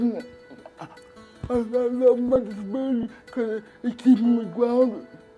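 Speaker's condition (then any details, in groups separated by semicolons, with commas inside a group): Cerebral palsy; from birth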